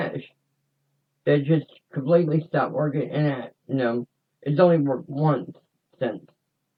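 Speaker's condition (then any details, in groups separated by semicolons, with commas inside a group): Cerebral palsy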